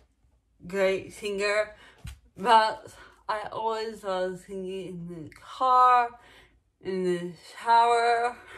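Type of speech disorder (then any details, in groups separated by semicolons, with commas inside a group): Dysarthria; dysarthria after illness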